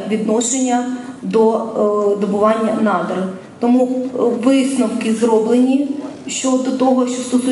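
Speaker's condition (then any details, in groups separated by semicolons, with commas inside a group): No condition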